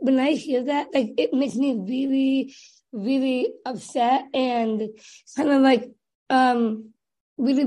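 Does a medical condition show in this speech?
Yes: Down syndrome; developmental disability from birth, differences in fine and gross motor skills and living independently.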